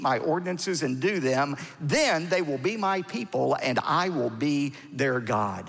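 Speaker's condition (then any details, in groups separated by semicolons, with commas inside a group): No condition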